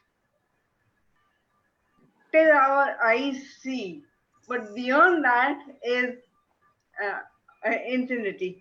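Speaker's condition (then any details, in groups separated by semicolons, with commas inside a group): Brain damage from encephalitis; speech sometimes unclear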